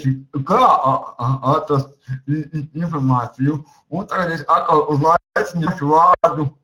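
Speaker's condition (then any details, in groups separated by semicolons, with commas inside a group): Cerebral palsy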